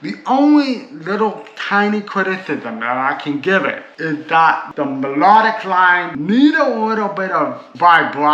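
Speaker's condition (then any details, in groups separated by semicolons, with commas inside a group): Cerebral palsy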